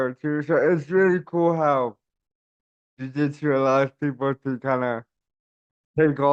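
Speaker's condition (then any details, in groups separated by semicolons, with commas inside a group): Cerebral palsy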